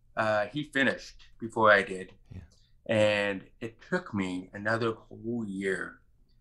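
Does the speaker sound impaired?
Yes: profound hearing loss; congenital severe to profound hearing loss, family history of deafness, diagnosed about age 2, hearing aids, years of speech therapy; mid-40s, wears hearing aids, removes them when fatigued; learned to speak through hard effort, distinctive voice and accent.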